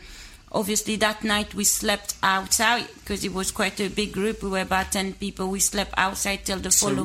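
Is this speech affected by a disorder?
No.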